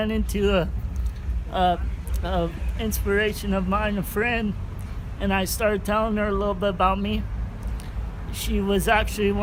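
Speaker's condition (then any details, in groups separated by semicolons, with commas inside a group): Cerebral palsy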